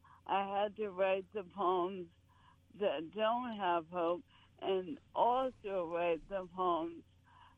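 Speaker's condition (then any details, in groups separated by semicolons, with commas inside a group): ALS; still talking and swallowing food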